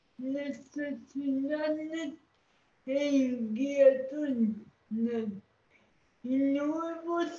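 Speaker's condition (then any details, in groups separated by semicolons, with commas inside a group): Cerebral palsy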